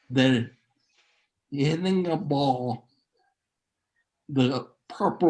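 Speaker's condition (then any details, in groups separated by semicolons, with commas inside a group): Neurological disease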